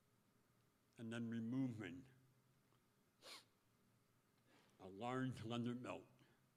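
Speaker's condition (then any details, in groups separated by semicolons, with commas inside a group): Speech impediment; could not speak or chew in childhood, first operation in North Dakota, 17 surgeries, 6 years of therapy; taught tongue movement at 12, voicing with clothespin on nose, mirror under lips, impediment recognizable on radio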